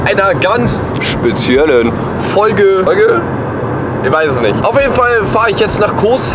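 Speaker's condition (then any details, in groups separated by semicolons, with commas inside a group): No condition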